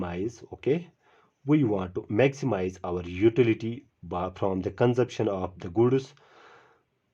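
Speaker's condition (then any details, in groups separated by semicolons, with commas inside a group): No condition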